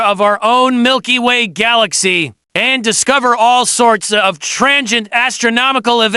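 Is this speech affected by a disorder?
No.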